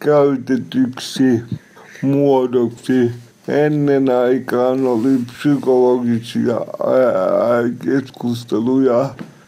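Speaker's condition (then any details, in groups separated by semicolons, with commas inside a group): Cerebral palsy; speech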